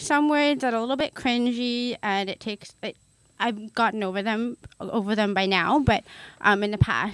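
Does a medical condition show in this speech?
Yes: hard of hearing; hard of hearing since age one, considered permanent; wears hearing aid, sometimes struggles to hear in conversation.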